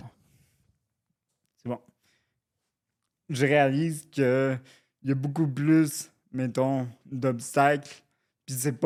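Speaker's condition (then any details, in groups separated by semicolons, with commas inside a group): Cerebral palsy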